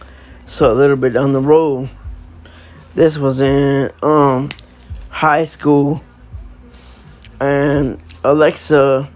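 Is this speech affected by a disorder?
Yes: cerebral palsy; able to walk, able to talk.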